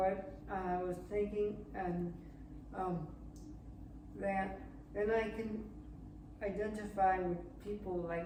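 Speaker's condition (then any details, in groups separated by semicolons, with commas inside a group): Cerebral palsy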